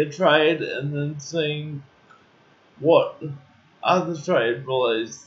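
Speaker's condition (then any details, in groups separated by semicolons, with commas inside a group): Cerebral palsy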